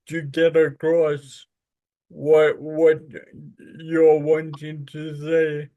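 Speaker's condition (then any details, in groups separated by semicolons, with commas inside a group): Friedreich's ataxia; neurodegenerative, affects mobility, balance, coordination, spasticity; speech impediment, speech not fully working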